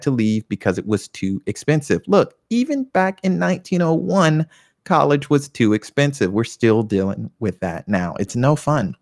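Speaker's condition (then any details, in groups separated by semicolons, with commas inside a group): No condition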